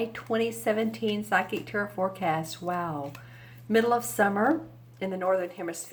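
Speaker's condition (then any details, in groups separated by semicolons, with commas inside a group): No condition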